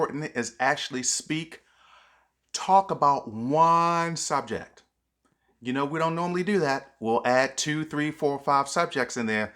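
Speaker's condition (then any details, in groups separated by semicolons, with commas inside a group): No condition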